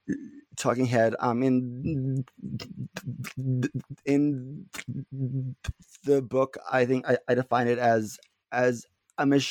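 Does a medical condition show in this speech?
Yes: stuttering; not stuttering much at time of recording; here repeated words, prolonged sounds.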